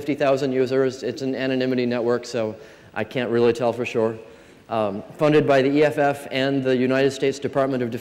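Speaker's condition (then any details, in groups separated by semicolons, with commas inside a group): No condition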